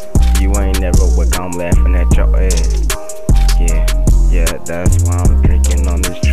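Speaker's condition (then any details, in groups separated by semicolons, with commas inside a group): No condition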